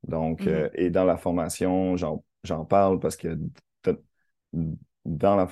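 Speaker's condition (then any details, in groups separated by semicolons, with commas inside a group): Stuttering; lives with stuttering, speech blocks at times; warns listeners speech may block during recording; attributed by speaker to capricious vocal cords; repeated words, blocks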